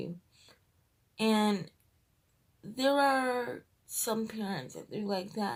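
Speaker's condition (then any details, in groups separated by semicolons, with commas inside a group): Cerebral palsy, triplegia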